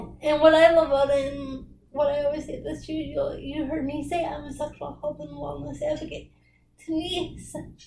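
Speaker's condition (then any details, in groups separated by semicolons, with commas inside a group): Cerebral palsy; brain damage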